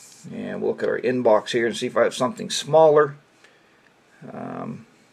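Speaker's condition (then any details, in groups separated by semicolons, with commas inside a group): No condition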